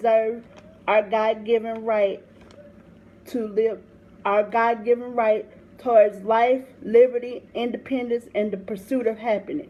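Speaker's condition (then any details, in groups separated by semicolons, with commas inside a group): Cerebral palsy; electric wheelchair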